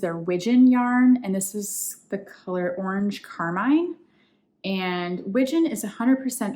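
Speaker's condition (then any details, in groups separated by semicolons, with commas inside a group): No condition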